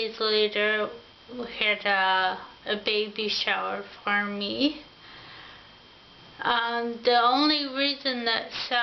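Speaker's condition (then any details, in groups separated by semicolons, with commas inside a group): Ataxia; affects mouth and tongue coordination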